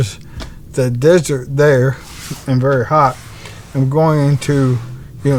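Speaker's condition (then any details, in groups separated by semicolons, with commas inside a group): ALS; bulbar-upper onset, tongue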